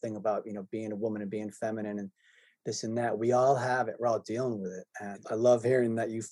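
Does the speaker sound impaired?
No.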